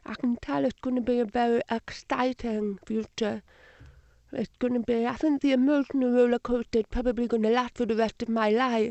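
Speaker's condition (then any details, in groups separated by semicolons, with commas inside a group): Deafness, Usher syndrome, Usher syndrome type 2, severe; speech training from age two, some answers may be a little indistinct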